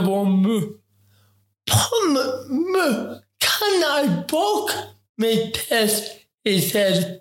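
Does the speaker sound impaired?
Yes: ataxic cerebral palsy; affects talking, taken very slow, talks word for word.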